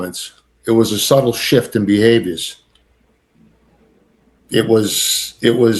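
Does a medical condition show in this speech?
No.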